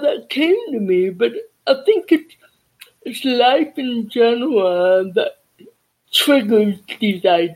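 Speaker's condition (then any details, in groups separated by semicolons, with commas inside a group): Deafness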